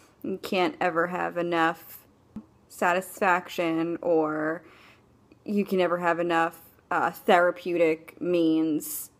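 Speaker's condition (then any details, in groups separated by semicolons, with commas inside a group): No condition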